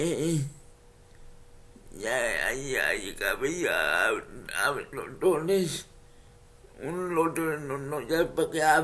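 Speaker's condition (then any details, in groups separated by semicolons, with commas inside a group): Cerebral palsy; uses wheelchair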